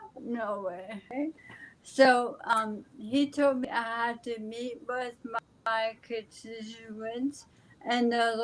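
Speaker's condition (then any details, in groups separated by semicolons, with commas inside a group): ALS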